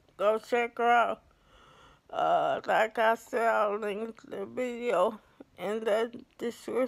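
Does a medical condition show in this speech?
Yes: ALS; affects hands.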